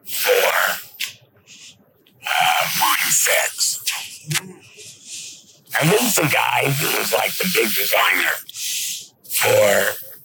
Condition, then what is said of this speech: Laryngectomy. I've learned how to use my esophagus like it's vocal cords.